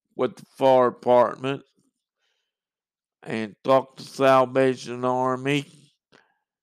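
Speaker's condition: Cerebral palsy and muscular dystrophy; born typical

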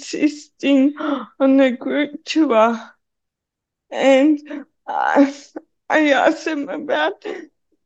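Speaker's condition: Cerebral palsy; cerebral palsy affecting right side of body including right hand

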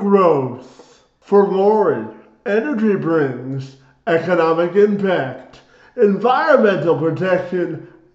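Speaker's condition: Spastic quadriplegia cerebral palsy; from birth

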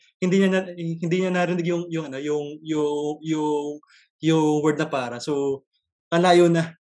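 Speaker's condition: Stuttering; stutter since early childhood, noticed on entering grade school; ongoing stutter, actively coping through Toastmasters public speaking club and speech contests; broken, choppy non-fluent speech, dreads answering strangers like jeepney drivers, public communication affected; repeated words, prolonged sounds

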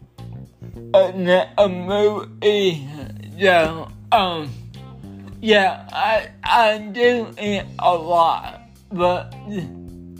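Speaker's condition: Cerebral palsy

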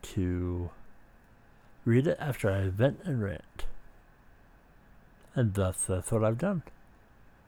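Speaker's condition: Speech impediment

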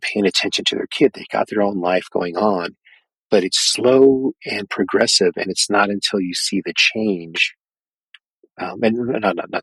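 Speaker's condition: No condition

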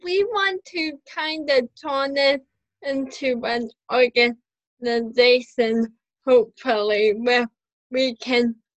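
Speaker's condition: Cerebral palsy, spastic quadriplegic, mild

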